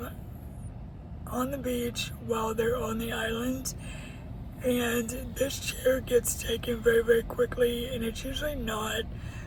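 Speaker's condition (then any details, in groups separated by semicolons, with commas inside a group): Cerebral palsy; uses a wheelchair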